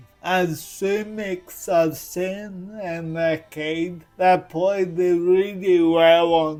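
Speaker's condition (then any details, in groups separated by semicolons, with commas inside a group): Cerebral palsy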